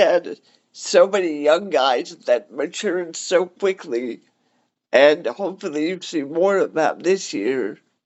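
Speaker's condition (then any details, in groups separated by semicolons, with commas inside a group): Cerebral palsy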